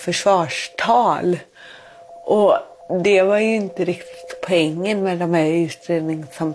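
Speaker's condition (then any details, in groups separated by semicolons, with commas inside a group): Cerebral palsy; harder to move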